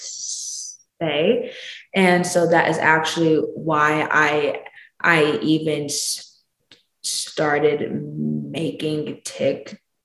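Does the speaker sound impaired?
Yes: stutter; aware of talking differently by kindergarten, speech therapy since kindergarten, mother also stutters; teenager, sees school SLP, attends stuttering management camp focused on comfort not fluency; feels confident speaking, uses pseudo-stuttering to advertise stutter to new people; here repeated sounds, repeated words, blocks.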